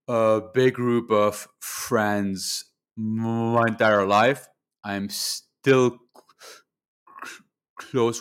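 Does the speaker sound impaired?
Yes: stuttering; since birth, neurological basis, speech therapists in Lebanon from childhood to teens, breathing technique learned in UK; still stutters, controls stutter with learned breathing technique, less severe than before; initial sound repetitions, whole-word and phrase repetitions, affects only speaking, not reading or writing, formerly much worse; here repeated sounds, prolonged sounds.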